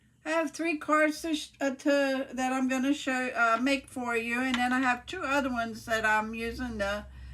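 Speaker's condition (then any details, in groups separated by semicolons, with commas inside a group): No condition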